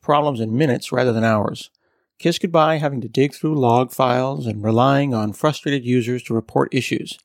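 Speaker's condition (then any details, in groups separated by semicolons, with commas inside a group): No condition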